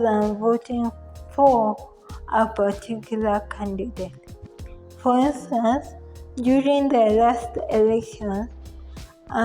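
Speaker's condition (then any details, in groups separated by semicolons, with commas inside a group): Cerebral palsy; from birth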